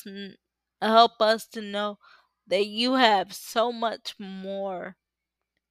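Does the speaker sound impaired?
Yes: cerebral palsy; uses power wheelchair, depends on others for physical needs.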